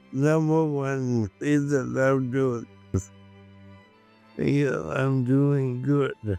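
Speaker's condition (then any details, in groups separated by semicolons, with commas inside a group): Amyotrophic lateral sclerosis; speech progressively harder, tiring, often not understood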